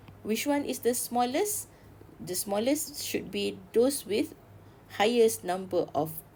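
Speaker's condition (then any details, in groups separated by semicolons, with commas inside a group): No condition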